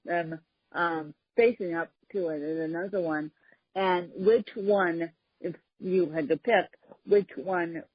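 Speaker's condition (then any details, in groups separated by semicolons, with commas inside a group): Hemiplegic cerebral palsy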